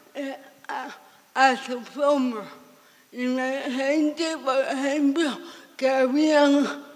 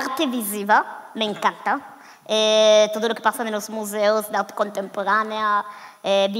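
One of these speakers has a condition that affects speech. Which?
The first: severe cerebral palsy; severe, from birth, seven years bedridden; walks after dance therapy.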